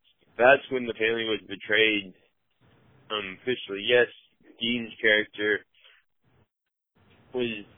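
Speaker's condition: Cerebral palsy, mild; had speech therapy

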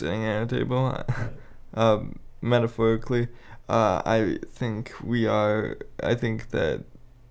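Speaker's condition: Cerebral palsy, spastic quadriplegia; regular stretching, walking and exercise, occasional pain when muscles tight

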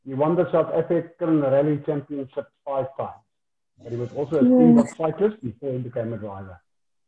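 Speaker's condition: No condition

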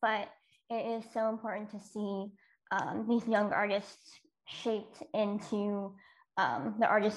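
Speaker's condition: Cleft lip and palate

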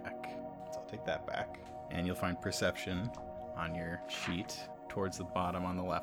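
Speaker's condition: No condition

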